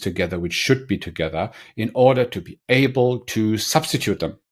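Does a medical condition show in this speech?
No.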